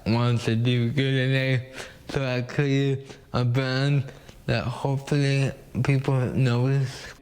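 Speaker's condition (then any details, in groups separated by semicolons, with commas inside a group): Cerebral palsy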